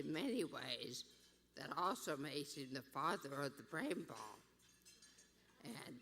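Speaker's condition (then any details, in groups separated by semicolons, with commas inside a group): Brain injury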